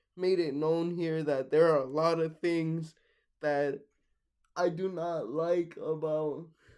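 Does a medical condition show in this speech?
Yes: cerebral palsy, mixed, mild.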